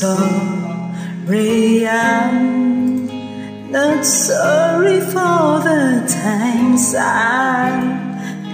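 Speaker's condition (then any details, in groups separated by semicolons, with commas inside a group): No condition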